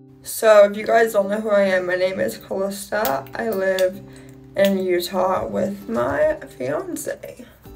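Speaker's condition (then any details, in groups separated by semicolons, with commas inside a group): Cerebral palsy; present from birth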